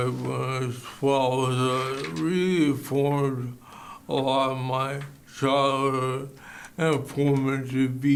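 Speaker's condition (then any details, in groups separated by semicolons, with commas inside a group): ALS; recently diagnosed, symptoms over a year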